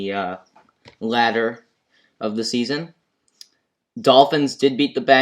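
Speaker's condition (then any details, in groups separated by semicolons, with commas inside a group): No condition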